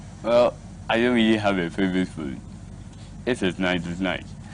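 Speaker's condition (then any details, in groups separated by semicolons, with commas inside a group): Cerebral palsy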